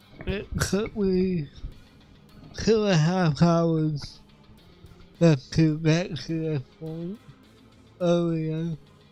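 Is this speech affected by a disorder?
Yes: cerebral palsy; affects voice.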